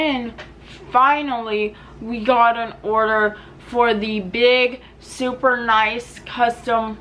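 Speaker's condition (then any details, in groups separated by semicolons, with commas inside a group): Cerebral palsy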